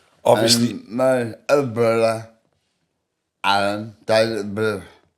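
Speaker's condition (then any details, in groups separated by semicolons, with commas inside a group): Medication-induced speech impediment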